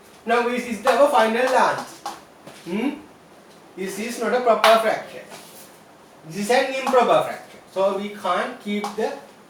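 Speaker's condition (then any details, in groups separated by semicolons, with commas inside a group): No condition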